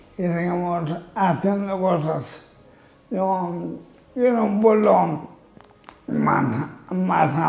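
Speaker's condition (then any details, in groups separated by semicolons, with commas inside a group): Amyotrophic lateral sclerosis (ela)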